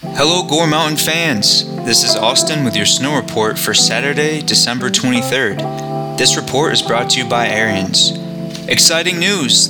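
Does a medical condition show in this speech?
No.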